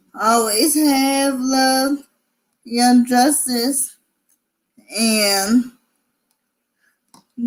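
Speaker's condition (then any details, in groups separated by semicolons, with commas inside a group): Cerebral palsy; from birth, difficult delivery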